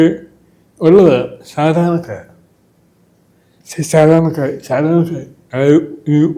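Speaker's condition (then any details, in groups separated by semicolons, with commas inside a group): Cerebral palsy; from birth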